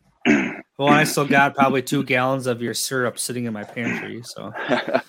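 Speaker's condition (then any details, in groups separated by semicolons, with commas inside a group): No condition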